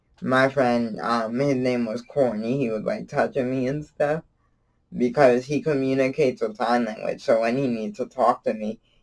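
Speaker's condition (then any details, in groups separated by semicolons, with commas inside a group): Cerebral palsy; from birth, wheelchair user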